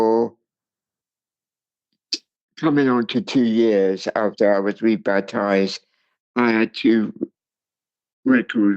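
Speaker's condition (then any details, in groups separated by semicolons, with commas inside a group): Cerebral palsy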